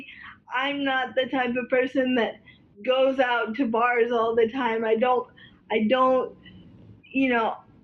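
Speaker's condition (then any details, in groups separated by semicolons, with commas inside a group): Cerebral palsy, spastic quadriplegia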